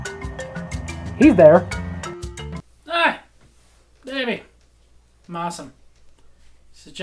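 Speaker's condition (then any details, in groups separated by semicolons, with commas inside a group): No condition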